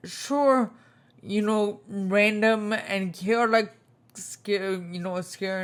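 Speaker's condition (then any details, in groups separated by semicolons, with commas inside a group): Spinocerebellar ataxia type 2, SCA2; tongue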